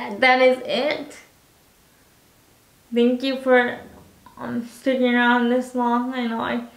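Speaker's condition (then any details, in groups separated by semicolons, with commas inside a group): Cerebral palsy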